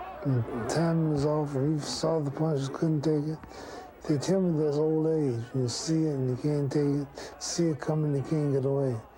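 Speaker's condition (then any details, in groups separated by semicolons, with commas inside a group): Parkinson's syndrome; mild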